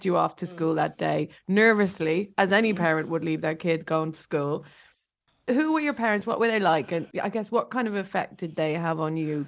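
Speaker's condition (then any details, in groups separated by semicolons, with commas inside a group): No condition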